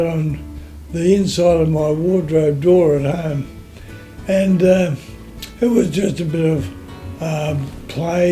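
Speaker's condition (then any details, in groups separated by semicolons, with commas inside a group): Motor neurone disease; voice audibly affected, breathing affected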